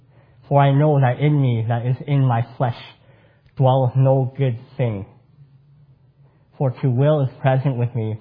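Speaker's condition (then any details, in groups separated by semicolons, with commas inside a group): Cleft palate; congenital cleft palate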